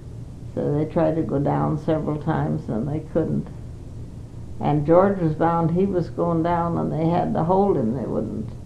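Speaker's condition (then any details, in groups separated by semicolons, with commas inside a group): Parkinson's; Parkinson's for 5 years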